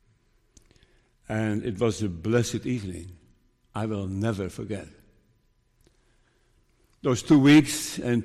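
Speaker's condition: Parkinson's disease; diagnosed 5 years ago

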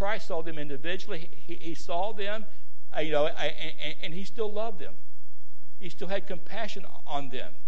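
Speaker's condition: Stuttering; stutter as usual way of talking, recent neck surgery; throat may get scratchy during talk, Halls lozenges at hand; worse when unwell, mistaken for stroke by Life Squad paramedics; repeated sounds, blocks

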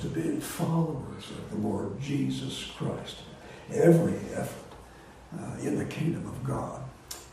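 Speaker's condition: Voice disorder; not contagious

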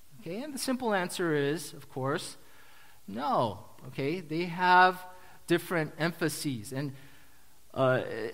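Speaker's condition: No condition

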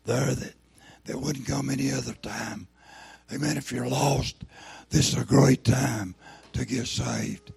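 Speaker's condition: Throat cancer, lost vocal cord; tumor grew from just over one to two inches in about two months, ate away vocal cord; kept trying to preach with no voice

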